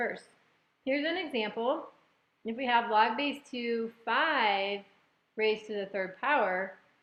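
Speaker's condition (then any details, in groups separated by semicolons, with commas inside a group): No condition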